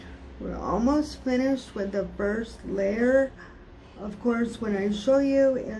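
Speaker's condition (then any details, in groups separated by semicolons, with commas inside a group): Cerebral palsy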